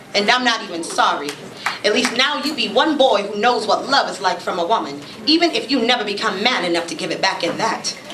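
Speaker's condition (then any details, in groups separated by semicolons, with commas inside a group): No condition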